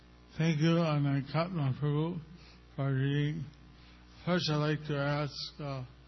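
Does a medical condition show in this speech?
Yes: stroke with facial paralysis; part of face paralyzed; hard to speak clearly due to facial paralysis, may be hard to understand, speeds up when excited.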